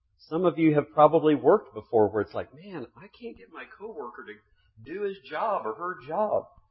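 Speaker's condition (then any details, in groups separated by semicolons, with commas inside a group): No condition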